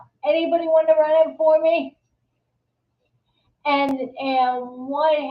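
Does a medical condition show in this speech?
Yes: multiple sclerosis; secondary progressive.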